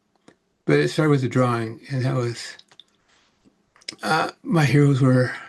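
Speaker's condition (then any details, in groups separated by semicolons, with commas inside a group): Parkinson's; about 18 years since onset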